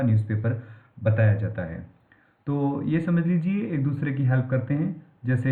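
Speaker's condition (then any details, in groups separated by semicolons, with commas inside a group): No condition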